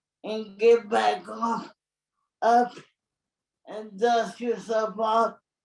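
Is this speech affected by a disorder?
Yes: cerebral palsy.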